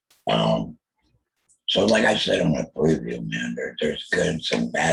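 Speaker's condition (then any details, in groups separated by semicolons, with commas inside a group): Total laryngectomy; hoarse weak voice before surgery, hard breathing, natural voice lost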